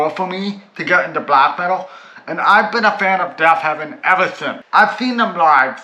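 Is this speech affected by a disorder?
Yes: cerebral palsy.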